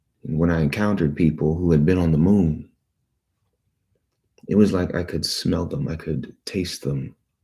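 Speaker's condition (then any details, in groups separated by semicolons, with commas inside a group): No condition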